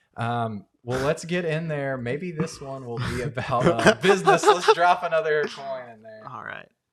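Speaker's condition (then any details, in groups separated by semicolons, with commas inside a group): No condition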